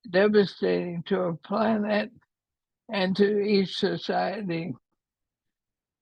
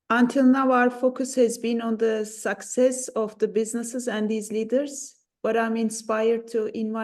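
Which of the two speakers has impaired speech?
The first: ALS; affects hands and voice; trouble speaking, voice affected.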